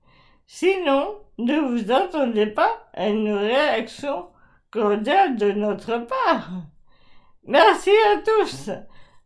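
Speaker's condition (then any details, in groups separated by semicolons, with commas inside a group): ALS (Charcot's disease); progressive muscle atrophy throughout body, leading toward complete paralysis; voice very severely affected, gradually deteriorating, articulation problems, not a mental impairment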